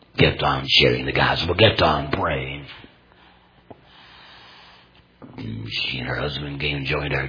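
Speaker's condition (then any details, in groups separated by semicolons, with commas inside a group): Total laryngectomy; no pain speaking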